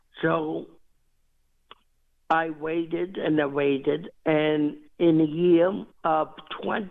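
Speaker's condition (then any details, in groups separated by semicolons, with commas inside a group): Cerebral palsy; ran New York City Marathon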